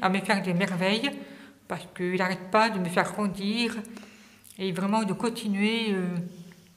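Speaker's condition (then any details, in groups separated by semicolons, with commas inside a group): Hearing impairment from birth, congenital; able to sing and hear liturgy, speech regained through two years' therapy with Jackie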